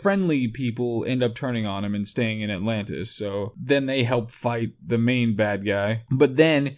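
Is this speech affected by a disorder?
No.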